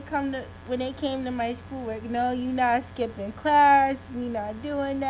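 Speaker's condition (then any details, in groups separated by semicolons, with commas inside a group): Cerebral palsy; spastic left hemiplegia, left side partially paralyzed; transfers independently after therapy, gait affected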